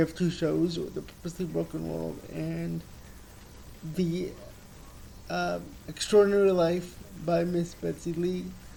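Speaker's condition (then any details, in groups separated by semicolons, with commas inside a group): Cerebral palsy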